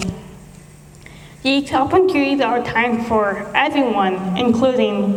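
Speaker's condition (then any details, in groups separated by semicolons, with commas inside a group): Cerebral palsy; speech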